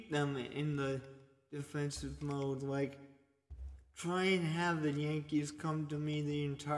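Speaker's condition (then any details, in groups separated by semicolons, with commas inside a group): Cerebral palsy; only one hand usable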